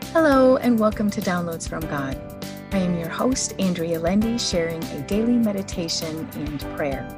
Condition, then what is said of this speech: None; typical speech.